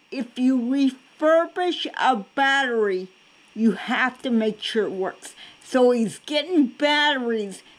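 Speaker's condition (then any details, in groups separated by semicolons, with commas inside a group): Cerebral palsy; cannot walk, crawls to get around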